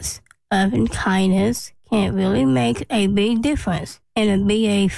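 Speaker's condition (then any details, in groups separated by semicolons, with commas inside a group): Down syndrome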